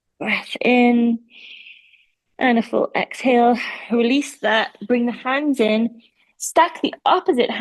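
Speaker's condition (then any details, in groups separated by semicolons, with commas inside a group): No condition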